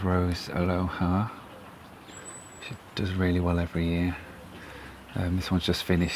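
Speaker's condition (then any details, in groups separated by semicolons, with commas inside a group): No condition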